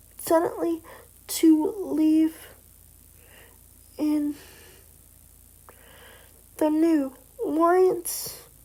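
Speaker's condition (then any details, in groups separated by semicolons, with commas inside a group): Cerebral palsy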